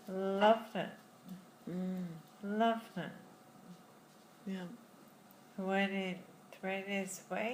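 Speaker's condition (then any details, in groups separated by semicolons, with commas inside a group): Friedreich's ataxia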